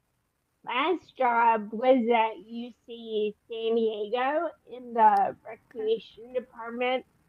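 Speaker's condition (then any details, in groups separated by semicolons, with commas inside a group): Friedreich's ataxia; progressive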